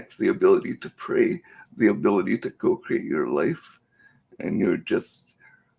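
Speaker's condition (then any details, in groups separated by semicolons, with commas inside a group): Cerebral palsy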